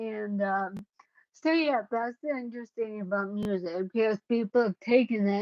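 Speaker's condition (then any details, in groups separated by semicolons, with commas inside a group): Cerebellar ataxia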